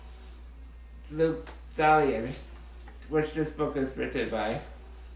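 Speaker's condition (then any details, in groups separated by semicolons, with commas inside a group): Muscular dystrophy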